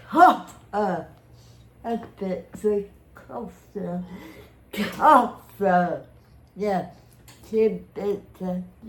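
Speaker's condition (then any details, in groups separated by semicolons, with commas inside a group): Cerebral palsy; spastic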